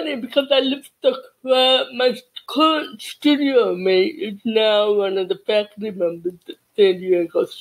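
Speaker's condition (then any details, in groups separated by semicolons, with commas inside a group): Cerebral palsy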